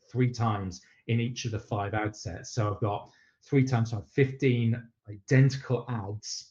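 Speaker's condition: No condition

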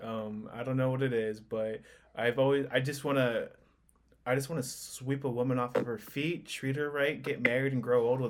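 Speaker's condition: No condition

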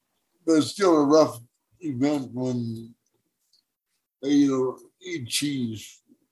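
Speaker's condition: Cerebral palsy; congenital, spasticity, wheelchair for mobility

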